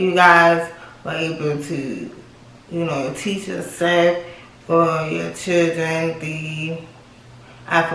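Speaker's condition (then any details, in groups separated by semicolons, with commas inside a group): Cerebral palsy; from birth, left leg affected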